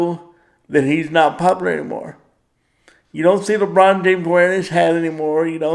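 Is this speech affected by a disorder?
Yes: cerebral palsy; power wheelchair.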